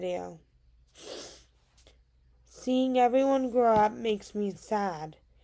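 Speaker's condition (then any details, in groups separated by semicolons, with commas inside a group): Cerebral palsy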